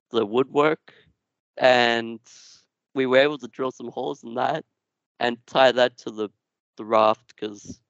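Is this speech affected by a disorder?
Yes: Duchenne muscular dystrophy; genetic, progressive.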